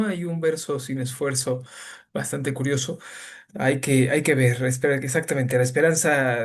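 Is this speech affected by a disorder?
No.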